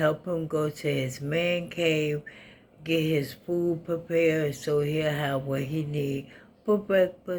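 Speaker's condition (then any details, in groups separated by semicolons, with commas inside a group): ALS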